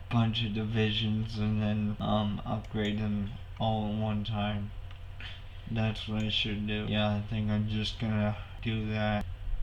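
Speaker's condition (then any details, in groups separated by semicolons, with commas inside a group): Cerebral palsy; only one hand usable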